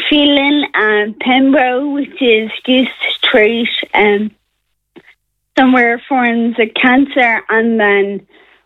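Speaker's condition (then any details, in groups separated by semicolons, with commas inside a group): Friedreich's ataxia; rare progressive neuromuscular disease, nerve damage, muscle weakness, mobility loss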